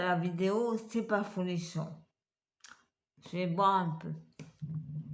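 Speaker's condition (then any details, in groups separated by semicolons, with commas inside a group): Multiple sclerosis; uses wheelchair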